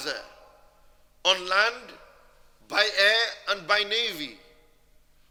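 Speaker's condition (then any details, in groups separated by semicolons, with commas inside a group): No condition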